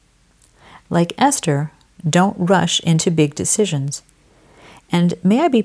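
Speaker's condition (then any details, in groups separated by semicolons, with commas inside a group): No condition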